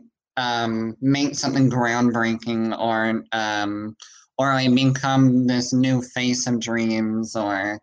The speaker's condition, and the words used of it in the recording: Cleft palate. It made my voice pretty nasally, and sometimes, like, it makes it have more of,